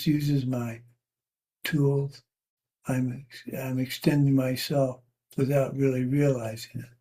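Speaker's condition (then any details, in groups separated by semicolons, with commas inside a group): Parkinson's; tremor varies day to day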